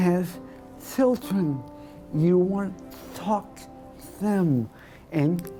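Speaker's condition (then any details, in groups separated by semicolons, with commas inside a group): Voice dystonia; segmental dystonia, voice box, likely tongue and lips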